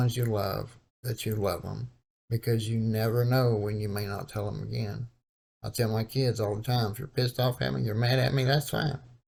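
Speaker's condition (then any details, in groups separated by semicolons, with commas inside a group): Cerebral palsy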